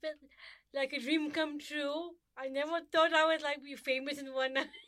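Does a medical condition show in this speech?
Yes: Down syndrome; described as a learning disability.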